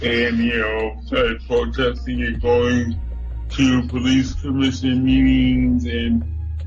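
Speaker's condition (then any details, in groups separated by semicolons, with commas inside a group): Cerebral palsy; no ambulance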